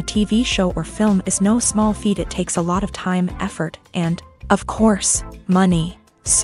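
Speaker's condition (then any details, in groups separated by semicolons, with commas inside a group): No condition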